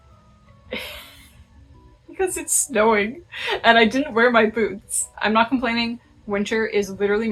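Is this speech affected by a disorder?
No.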